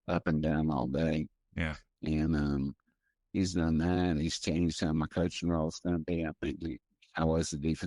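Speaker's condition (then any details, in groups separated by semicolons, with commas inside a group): Primary progressive multiple sclerosis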